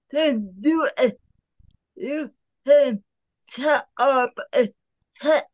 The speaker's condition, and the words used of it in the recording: Cerebral palsy. And it affects my speech. In case you didn't notice.